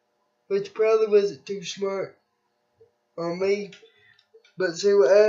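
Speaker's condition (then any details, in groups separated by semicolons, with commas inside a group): Cerebral palsy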